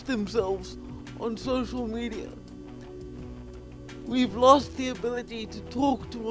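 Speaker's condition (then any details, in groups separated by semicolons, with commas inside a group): Quadriplegic cerebral palsy, severe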